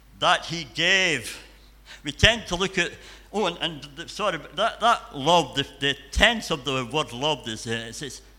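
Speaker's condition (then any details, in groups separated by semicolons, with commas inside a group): Cleft palate and cleft lip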